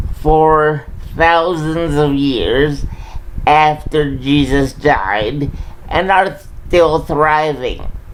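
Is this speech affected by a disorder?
Yes: cerebral palsy.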